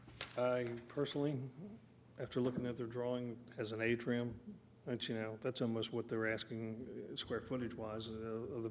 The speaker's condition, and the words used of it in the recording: None; typical speech.